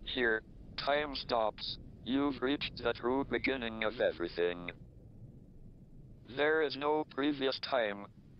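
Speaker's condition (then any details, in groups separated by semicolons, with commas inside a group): Amyotrophic lateral sclerosis, speech-generating device; ventilator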